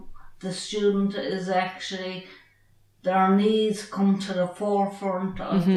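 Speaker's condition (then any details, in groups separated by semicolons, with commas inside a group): Traumatic brain injury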